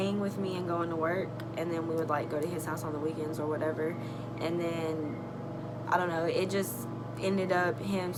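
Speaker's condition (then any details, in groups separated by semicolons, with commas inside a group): No condition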